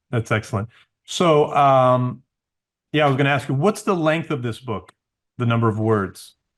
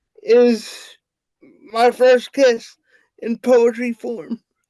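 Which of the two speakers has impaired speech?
The second: cerebral palsy; wheelchair user, types with one finger; unstable voice pitch, speech-to-text struggles, childhood speech therapy.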